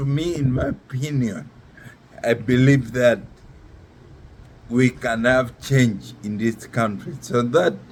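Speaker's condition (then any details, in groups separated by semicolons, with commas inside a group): Neurological disease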